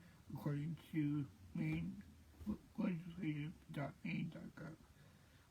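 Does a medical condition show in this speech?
Yes: cerebral palsy; present since birth.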